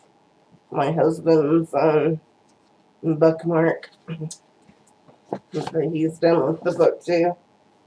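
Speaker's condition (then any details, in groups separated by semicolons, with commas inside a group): Cerebral palsy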